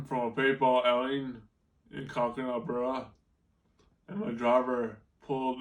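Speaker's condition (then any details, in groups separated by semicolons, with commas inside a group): Brain injury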